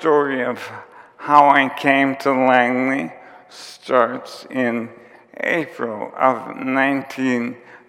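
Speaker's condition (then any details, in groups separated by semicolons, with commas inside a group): ALS; onset with tiredness and clumsiness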